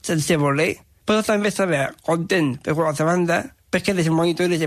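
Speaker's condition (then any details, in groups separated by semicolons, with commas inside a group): Down syndrome; very talkative, asks not to be corrected on how he says things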